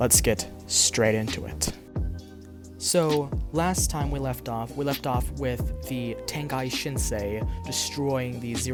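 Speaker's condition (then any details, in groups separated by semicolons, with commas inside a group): No condition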